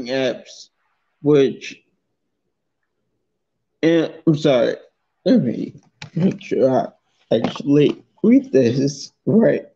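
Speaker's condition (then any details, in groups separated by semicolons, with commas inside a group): Multiple sclerosis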